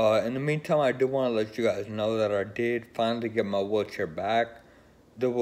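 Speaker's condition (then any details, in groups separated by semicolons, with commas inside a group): Friedreich's ataxia; uses wheelchair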